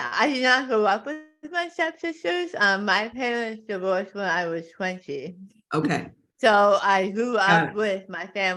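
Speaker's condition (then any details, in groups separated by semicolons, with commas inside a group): Tongue cancer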